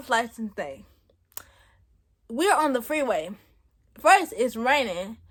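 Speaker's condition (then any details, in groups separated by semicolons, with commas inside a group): Cerebral palsy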